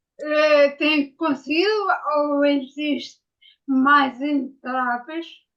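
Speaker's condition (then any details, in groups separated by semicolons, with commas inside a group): Ataxia after brain injury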